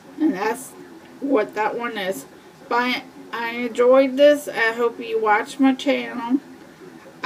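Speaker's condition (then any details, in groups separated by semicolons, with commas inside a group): Cerebral palsy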